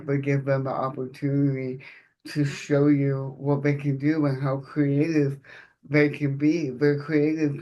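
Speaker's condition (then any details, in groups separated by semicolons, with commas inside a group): Cerebral palsy; present from birth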